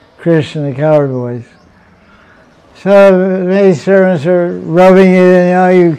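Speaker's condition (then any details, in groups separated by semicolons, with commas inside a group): Deafness; asks audience whether heard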